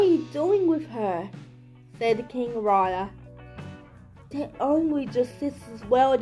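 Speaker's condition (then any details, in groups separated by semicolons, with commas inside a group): Cerebral palsy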